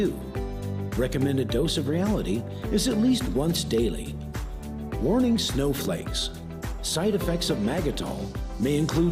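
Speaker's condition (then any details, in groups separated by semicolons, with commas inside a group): No condition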